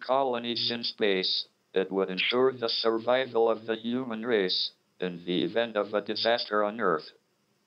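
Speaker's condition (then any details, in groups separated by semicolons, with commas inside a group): Motor neuron disease (ALS), speech-generating device; diagnosed during phd at cambridge university, progressive weakness, muscle wastage, walking difficulty; body hardly works at all, causes discomfort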